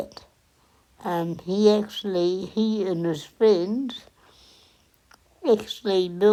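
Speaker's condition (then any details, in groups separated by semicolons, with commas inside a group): Cerebral palsy; onset at 8 days old; lifelong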